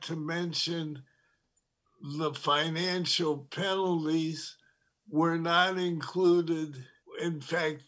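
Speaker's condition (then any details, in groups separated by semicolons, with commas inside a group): Parkinson's disease; tremor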